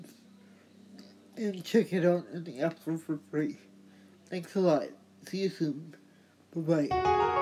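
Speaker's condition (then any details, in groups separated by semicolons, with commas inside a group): Athetoid cerebral palsy; mild to moderate impediment, only yes/no at 4, speech therapy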